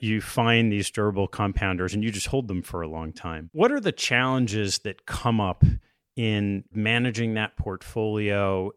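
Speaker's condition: No condition

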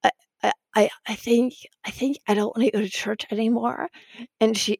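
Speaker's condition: Spasmodic dysphonia; shaky

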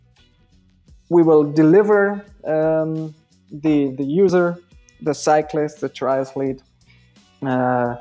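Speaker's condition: No condition

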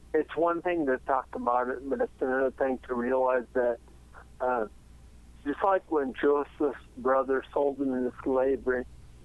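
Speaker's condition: Cerebellar ataxia; diagnosed about 12 years ago, cerebellum two thirds missing on MRI, tested for hereditary Friedreich's form, dad's-side family history, cause unknown

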